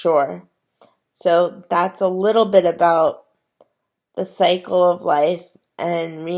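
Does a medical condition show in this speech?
Yes: cerebral palsy.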